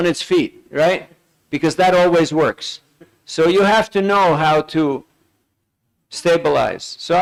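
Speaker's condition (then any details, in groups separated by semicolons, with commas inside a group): No condition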